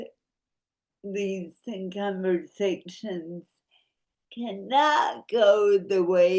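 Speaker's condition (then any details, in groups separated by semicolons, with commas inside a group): Cerebral palsy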